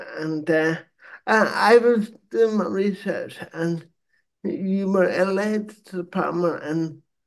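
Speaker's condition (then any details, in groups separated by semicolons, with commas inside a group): Cerebral palsy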